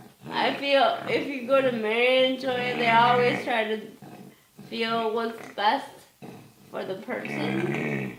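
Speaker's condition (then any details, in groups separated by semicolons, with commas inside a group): Cerebral palsy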